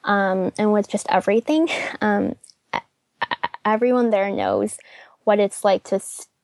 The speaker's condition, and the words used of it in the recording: Stuttering. My stutter is still just as if not even more prevalent than it was